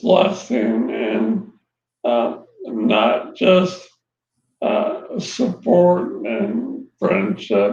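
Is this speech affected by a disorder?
Yes: ALS; voice changed early.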